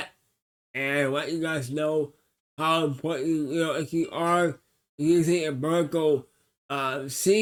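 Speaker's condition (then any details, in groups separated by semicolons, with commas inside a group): Cerebral palsy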